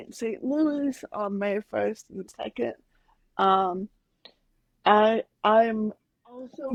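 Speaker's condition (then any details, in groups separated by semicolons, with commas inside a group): Cerebral palsy, mild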